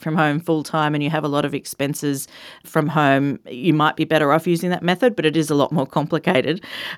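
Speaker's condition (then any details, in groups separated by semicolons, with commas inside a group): No condition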